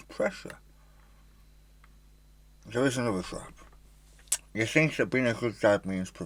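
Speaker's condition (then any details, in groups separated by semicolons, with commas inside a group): Stage 4 tongue cancer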